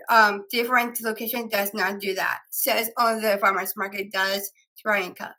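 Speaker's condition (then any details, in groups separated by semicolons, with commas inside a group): Down syndrome; three copies of 21st chromosome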